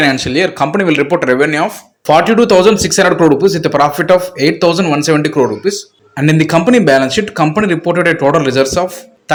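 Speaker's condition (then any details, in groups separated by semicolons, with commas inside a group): No condition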